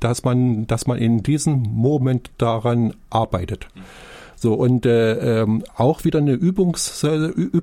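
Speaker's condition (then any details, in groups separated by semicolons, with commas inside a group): Stuttering; repeated sounds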